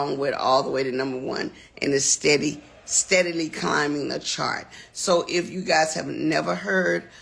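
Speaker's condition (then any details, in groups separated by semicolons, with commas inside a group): No condition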